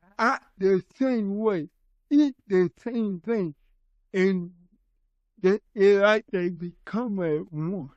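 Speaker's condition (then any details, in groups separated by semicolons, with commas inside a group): Cerebral palsy; from birth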